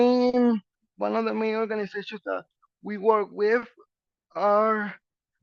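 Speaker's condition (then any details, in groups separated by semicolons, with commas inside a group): Cerebral palsy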